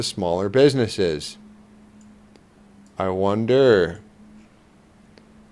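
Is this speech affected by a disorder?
No.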